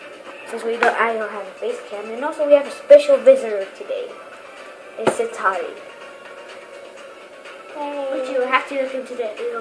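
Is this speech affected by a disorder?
No.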